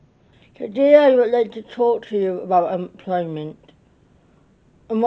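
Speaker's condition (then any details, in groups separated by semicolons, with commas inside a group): Cerebral palsy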